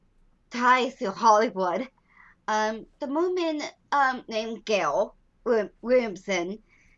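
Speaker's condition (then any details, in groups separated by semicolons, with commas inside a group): Down syndrome; walked later than other children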